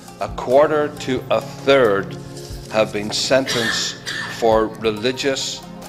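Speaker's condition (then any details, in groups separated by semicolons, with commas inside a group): No condition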